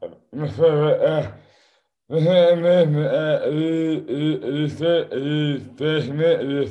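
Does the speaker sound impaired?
Yes: dystonia; neurological movement disorder, caused by repeated rugby concussions and head knocks, affects speech and hands; slurred speech as first symptom, hands later involuntarily affected.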